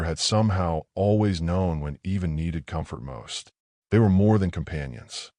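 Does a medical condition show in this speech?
No.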